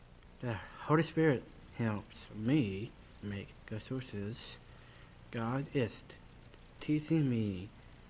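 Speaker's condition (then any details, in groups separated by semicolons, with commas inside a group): Down syndrome; adult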